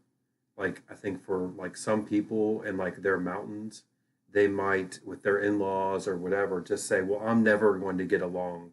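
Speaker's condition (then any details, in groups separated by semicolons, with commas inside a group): No condition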